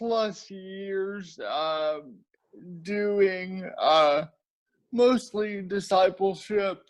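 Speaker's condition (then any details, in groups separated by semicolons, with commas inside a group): Cerebral palsy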